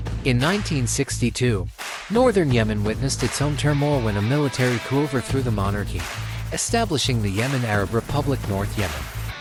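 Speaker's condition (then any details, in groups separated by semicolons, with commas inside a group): No condition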